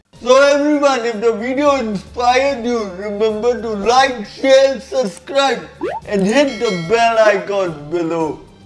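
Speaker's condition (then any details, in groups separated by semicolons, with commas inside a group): Cerebral palsy; from birth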